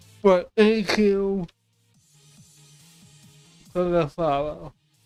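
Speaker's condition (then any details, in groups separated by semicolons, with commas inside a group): Cerebral palsy; affects voice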